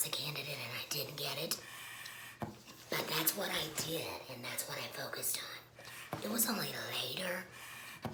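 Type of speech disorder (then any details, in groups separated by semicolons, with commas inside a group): Speech with a voice prosthesis; laryngectomy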